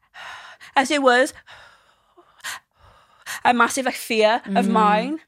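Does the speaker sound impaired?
Yes: stammer; stammer since childhood, speech therapy as a child; age 29, worse since pandemic, music therapy, headphones for wedding vows, drive-through singing Nicki Minaj; struggles to speak daily, blocks needing deep breath, fluent alone or singing, worse with silence; here blocks.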